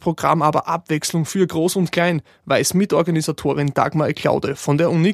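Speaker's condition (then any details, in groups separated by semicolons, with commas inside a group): No condition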